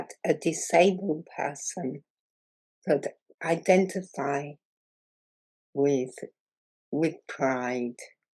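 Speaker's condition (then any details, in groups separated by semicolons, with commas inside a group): Muscular dystrophy; progressive muscle wasting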